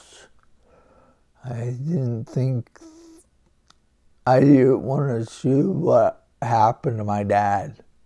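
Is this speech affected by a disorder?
Yes: Huntington's disease.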